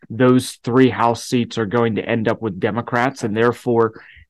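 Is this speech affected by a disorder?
No.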